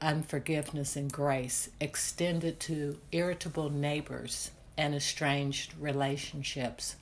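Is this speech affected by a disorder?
No.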